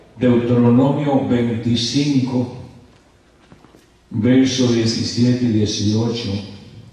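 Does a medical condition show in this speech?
No.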